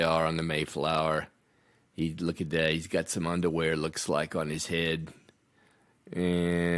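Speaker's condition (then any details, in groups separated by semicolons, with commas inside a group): No condition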